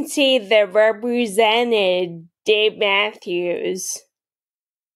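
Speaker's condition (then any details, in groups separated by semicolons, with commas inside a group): Friedreich's ataxia, mild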